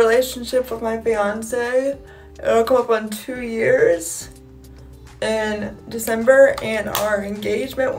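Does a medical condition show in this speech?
Yes: cerebral palsy; present from birth.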